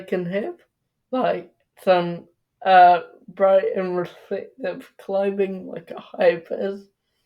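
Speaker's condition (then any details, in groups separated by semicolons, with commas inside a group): Cerebral palsy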